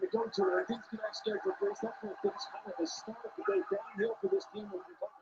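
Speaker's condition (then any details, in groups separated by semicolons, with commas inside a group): No condition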